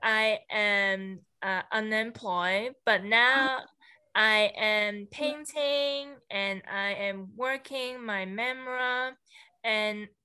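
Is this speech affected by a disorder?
Yes: aphasia after brain injury; acquired aphasia, brain injury from being hit by car walking home from work; about 3 years since injury, coma 1 month, improved, aphasia persists; still present despite improvement.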